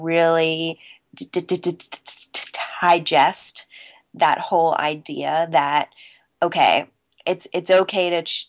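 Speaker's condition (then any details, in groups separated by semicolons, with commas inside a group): Stuttering; covert since childhood, immediate onset soon after starting to talk, school therapy from kindergarten, private therapist; recovering covert, still stutters, American Institute for Stuttering 3-week intensive program, fluency shaping techniques; formerly word switching and avoiding, held back stutters, pushed words out, appeared out of breath; repeated sounds, blocks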